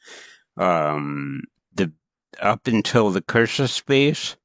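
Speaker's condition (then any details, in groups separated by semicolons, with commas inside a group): Cerebral palsy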